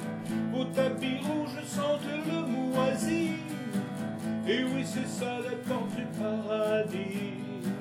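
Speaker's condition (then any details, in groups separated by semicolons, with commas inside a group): No condition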